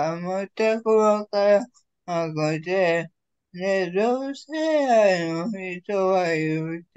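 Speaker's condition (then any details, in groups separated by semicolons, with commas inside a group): Cerebral palsy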